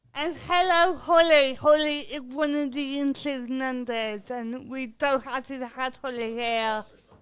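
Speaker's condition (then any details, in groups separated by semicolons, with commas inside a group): Cerebral palsy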